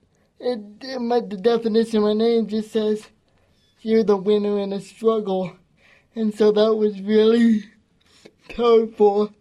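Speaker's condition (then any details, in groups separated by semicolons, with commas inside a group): Cerebral palsy; gentle, calm, strong voice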